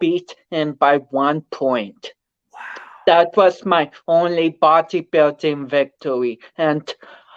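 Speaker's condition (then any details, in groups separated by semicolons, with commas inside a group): Cerebral palsy; speech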